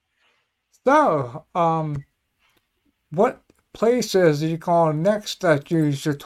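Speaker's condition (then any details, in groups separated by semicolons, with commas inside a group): Cerebellar ataxia; voice affected a little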